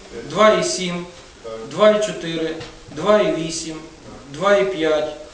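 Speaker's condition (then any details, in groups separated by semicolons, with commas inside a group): No condition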